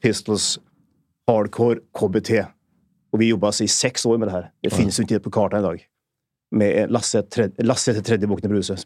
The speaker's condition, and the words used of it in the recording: Tourette syndrome. Så jag kanaliserar mina tics när jag pratar med er nu.